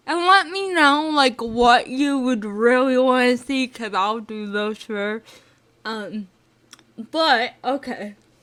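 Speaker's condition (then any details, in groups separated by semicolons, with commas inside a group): Spastic cerebral palsy, mixed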